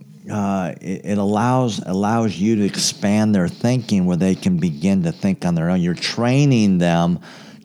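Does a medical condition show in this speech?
Yes: cleft palate; congenital, very severe.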